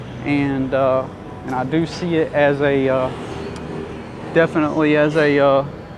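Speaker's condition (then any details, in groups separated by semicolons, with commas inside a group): No condition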